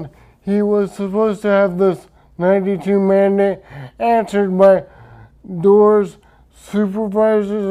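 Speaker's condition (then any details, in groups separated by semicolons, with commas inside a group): Traumatic brain injury; speech affected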